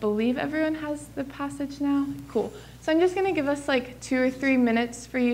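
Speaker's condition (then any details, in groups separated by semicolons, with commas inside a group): No condition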